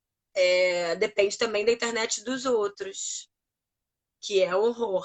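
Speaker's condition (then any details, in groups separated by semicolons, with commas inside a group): No condition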